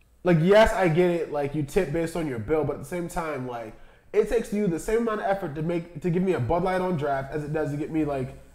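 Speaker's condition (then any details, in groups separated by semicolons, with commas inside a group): No condition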